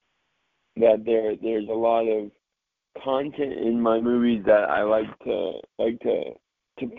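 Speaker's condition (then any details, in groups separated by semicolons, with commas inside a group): Cerebral palsy, mild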